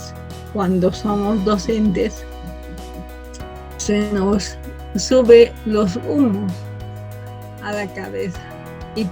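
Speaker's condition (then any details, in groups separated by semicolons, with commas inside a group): Cerebral palsy from birth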